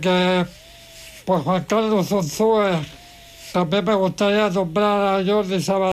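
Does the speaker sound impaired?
Yes: ALS; previously active and driving, life changed from one day to the next; cough assist device pushing and withdrawing pressurized air, clears secretions and phlegm, hoist for bed transfer; too weak to cough, voice described by host as impressive.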